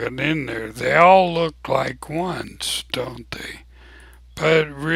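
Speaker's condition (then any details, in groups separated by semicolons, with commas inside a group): ALS; abnormally slow voice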